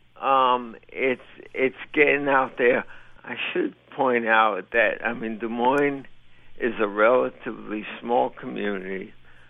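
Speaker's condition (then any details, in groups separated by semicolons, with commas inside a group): ALS (Lou Gehrig's disease); recently disclosed publicly; still able to drive and go to work, not yet facing breathing machine or voice box; voice a mess, people assume drunk, has to explain being sober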